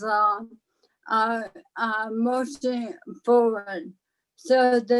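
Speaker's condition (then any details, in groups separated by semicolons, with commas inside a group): ALS; slight speech impairment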